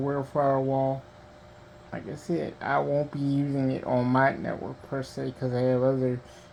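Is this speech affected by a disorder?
Yes: cerebral palsy; diplegia.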